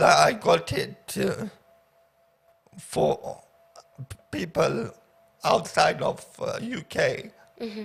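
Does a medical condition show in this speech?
Yes: paraplegia with essential tremor.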